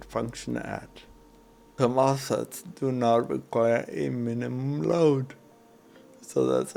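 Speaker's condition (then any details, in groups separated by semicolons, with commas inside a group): Cerebral palsy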